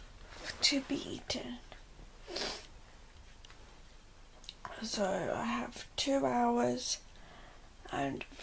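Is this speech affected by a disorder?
Yes: cerebral palsy.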